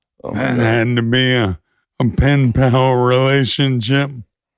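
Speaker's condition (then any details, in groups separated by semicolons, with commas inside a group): ALS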